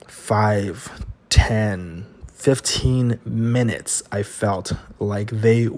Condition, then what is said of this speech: Stuttering. I'm very quiet, and I can come off like rude at times, but it's just the fact that I really don't want to talk because of my stutter.